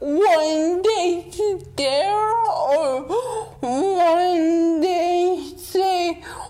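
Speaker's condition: Dystonia; wheelchair user

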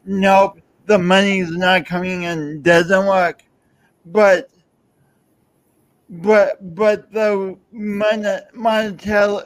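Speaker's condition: Speech impediment; slow speech, audible impediment, listeners need a few extra seconds to process

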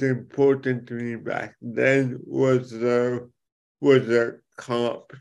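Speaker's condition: Cerebral palsy; congenital, affects motor skills and muscle movement; affects speech

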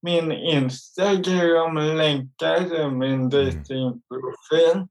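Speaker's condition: Cerebral palsy; motor skills and balance affected

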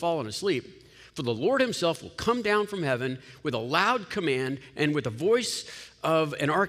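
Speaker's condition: No condition

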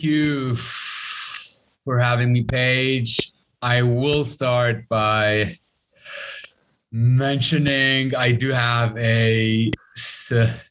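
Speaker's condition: Stutter; lifelong stutter, grew up stuttering in Lebanon, avoided speaking almost entirely for over 25 years; learned breathing technique to control stuttering, joined Toastmasters, speaks professionally, stand-up comedy; stutter may sound like internet problems, repeated fillers such as eh; prolonged sounds, blocks

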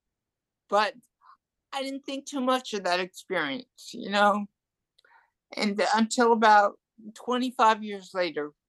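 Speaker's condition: Cerebral palsy and hearing loss; adult

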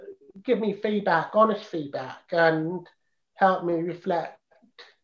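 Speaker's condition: Profound deafness; congenital, cochlear implant about 9 years ago

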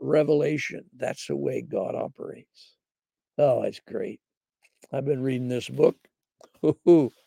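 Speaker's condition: No condition

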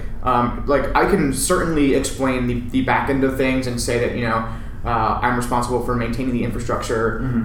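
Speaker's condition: No condition

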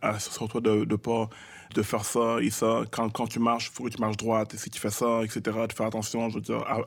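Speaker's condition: Stuttering; stutters in conversation, fluent when rapping, strings syllables together very fast without stopping or tripping; repeated sounds, repeated words

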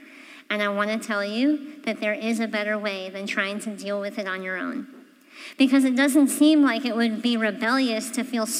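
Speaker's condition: Cleft palate; congenital

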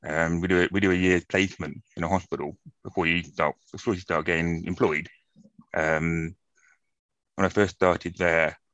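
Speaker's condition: Profound deafness, acquired from meningitis; profound deafness from meningitis at age 1.5, hearing aids in childhood, later cochlear implant with rehabilitation; cochlear implant user, big hearing loss even with implant, listening fatigue, migraine-type headaches, tiredness

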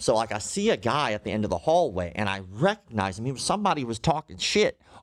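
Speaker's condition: Cleft lip and palate

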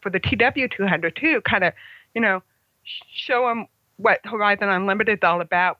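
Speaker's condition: Congenital hearing loss; about 75% hearing loss

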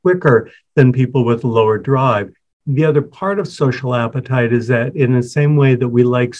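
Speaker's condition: No condition

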